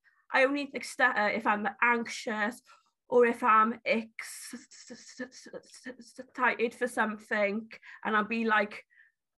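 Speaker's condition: Stutter; never able to express self vocally, stutter affects business communication massively; stutter strongly affected by pandemic; stutters more when anxious or excited, rarely with partner Josh, word and sound repetitions, fillers like uh; repeated sounds, prolonged sounds

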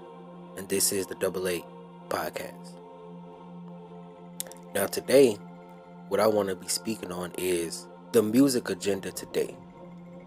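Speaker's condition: No condition

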